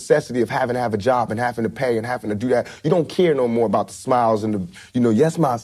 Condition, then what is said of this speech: No condition.